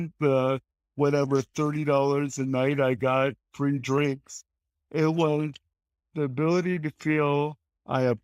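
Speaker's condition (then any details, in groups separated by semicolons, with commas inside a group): Cerebral palsy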